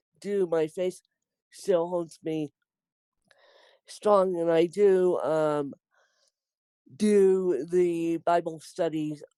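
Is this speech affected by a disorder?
Yes: cerebral palsy, mixed, moderate.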